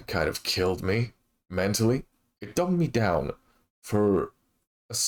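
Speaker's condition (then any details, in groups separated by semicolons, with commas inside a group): No condition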